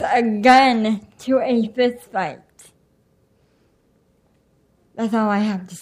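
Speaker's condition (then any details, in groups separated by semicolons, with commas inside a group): Cerebral palsy; slower speech, needs more time to say things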